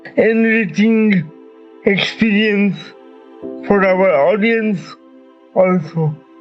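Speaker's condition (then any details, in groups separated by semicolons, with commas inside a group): Cerebral palsy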